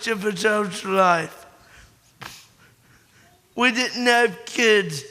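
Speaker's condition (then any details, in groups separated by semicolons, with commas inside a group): Cerebral palsy; born premature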